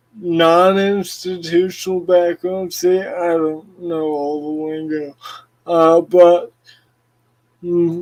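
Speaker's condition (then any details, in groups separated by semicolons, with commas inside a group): Cerebral palsy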